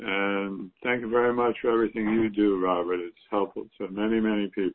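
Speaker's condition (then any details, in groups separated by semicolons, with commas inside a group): Parkinson's disease; symptoms worsened by recent stressful move, just started Chinese herbal tonics, acupuncture planned by Korean practitioner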